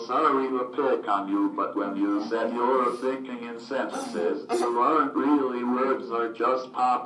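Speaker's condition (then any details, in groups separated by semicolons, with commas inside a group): Cerebral palsy, athetoid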